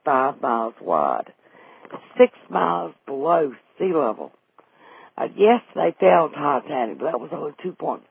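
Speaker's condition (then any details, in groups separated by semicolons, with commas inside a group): Vocal cord paralysis after stroke; wheelchair user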